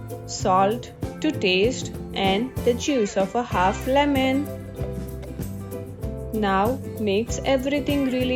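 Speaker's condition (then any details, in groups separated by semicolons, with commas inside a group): No condition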